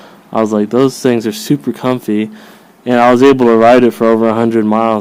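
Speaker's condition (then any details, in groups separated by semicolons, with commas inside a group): No condition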